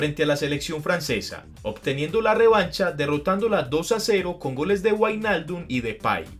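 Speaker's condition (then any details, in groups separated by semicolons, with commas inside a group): No condition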